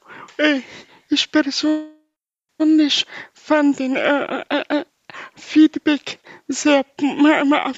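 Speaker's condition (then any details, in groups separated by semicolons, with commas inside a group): Spastic paralysis from birth; affects all four limbs, walking impairment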